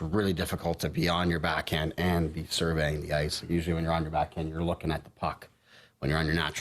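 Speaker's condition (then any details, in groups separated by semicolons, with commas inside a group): No condition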